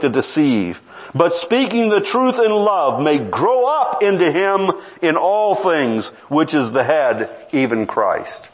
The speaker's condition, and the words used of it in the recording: None; typical speech.